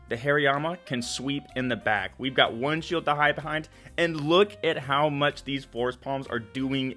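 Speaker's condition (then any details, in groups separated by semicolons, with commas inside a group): No condition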